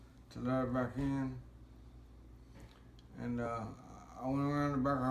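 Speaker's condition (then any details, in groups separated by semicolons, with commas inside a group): Traumatic brain injury; therapy and occupational therapy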